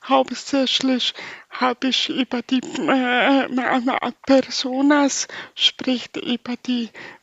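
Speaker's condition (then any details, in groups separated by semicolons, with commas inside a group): Spastic paralysis from birth; affects all four limbs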